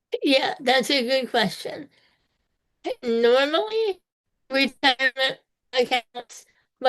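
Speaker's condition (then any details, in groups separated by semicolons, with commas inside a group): Spinal muscular atrophy type two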